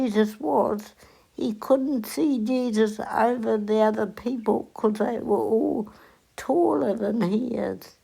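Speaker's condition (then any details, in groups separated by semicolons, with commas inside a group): Cerebral palsy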